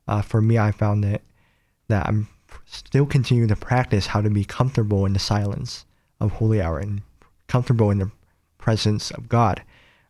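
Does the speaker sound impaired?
Yes: cleft palate; congenital cleft palate involving mouth, nose and lip, many surgeries and medical care in childhood; able to speak after surgical treatment.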